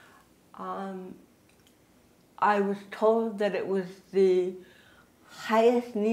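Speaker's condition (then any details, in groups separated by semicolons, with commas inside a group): Cerebral palsy; unable to dance; speaking takes extra mental effort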